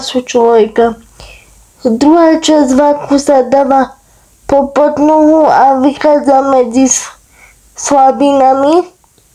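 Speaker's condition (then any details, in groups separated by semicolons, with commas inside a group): Cerebral palsy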